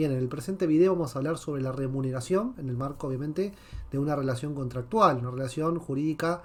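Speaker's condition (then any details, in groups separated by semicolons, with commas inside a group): No condition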